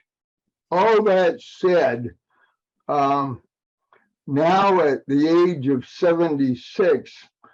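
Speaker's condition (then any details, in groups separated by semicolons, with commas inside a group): Cerebral palsy; aging adult, past 40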